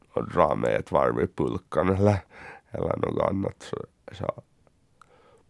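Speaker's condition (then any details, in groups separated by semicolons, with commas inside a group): Cerebral palsy; uses wheelchair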